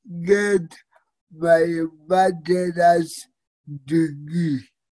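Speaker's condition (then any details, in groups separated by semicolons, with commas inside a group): Cerebral palsy; fine motor skill challenges, typed assignments and projects up to degree via digital advisory and learning center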